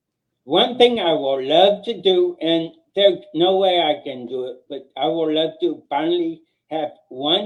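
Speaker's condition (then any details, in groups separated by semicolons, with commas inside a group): Ataxic cerebral palsy; mildest kind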